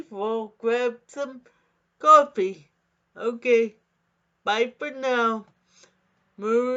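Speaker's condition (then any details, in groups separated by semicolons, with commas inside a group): Cerebral palsy; very weak throat muscles, chokes when eating or drinking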